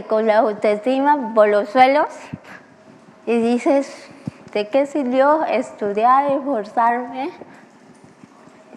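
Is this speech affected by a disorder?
Yes: cerebral palsy; began speaking at age six.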